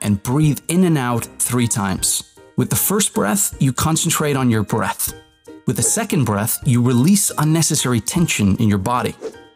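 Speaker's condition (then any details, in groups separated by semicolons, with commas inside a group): No condition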